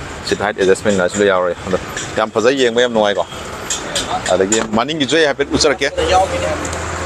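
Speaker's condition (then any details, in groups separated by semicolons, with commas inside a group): No condition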